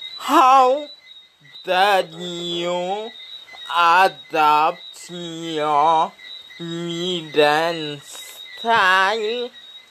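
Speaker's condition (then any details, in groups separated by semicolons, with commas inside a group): Speech impediment; no speech therapy yet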